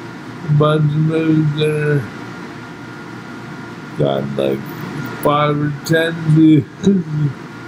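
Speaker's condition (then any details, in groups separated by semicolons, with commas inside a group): Multiple sclerosis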